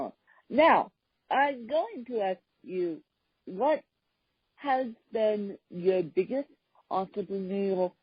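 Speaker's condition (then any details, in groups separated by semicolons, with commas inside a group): Cerebral palsy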